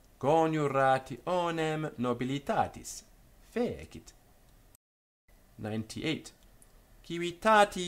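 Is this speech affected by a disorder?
No.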